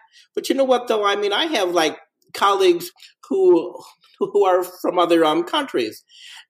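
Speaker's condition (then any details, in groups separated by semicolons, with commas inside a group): Stuttering; onset at three or four years, no trauma cause, mother stuttered until about 11-12, speech camp as child, teen years harder; adult, persistent stuttering; very fluent in crisis situations, stutters when things calm, takes deep breath and counts to five; repeated sounds, prolonged sounds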